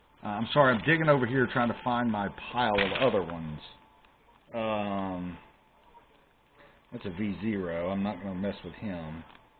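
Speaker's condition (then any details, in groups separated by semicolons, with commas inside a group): No condition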